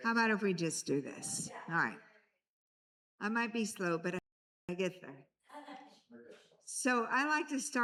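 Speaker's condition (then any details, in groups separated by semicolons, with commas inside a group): No condition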